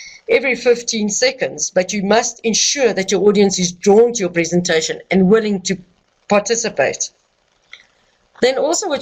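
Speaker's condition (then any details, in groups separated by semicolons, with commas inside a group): No condition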